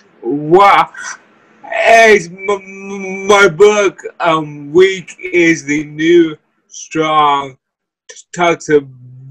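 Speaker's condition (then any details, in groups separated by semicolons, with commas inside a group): Cerebral palsy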